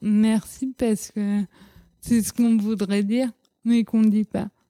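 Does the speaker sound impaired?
Yes: cerebral palsy; childhood speech.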